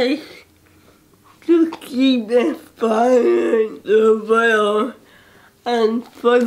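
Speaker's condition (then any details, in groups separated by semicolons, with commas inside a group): Cerebral palsy; age 18, first steps with walker, cannot walk independently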